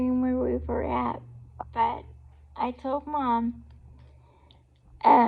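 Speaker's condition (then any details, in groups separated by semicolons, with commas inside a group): Cerebral palsy; able to talk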